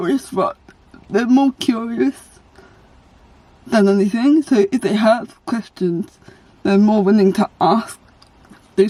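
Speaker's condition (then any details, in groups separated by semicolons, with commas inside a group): Cerebral palsy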